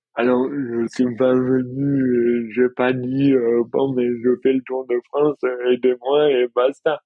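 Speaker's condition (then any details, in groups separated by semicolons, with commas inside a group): Dystonia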